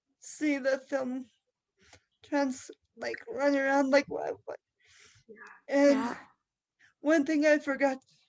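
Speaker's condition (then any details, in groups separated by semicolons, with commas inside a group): Cerebral palsy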